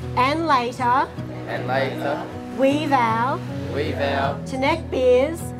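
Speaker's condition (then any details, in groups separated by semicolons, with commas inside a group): No condition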